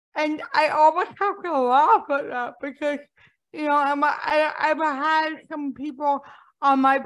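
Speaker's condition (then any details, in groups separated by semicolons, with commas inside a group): Cerebral palsy; impaired speech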